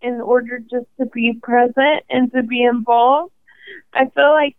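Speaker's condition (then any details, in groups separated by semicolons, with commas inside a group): ALS; 18 months to diagnosis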